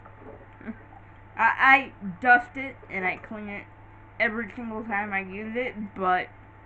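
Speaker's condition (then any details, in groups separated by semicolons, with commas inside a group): Cerebral palsy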